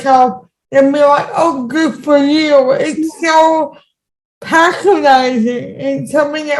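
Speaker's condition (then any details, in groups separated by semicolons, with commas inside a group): Cerebral palsy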